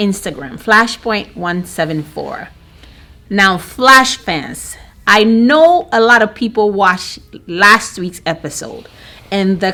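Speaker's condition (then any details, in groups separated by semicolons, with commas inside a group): No condition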